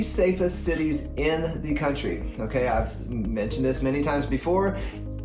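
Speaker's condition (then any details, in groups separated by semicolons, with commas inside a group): No condition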